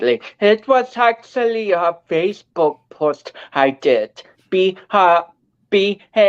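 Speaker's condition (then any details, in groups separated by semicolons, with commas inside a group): Cerebral palsy; speech affected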